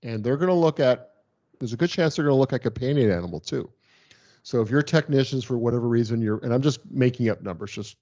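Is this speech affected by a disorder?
No.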